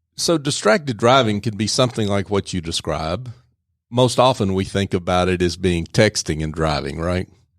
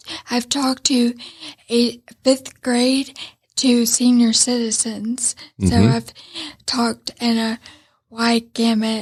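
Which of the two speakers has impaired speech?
The second: traumatic brain injury; head-on vehicle collision; went through rehab.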